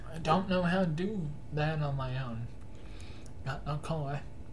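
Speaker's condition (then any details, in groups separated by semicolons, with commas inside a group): Cerebral palsy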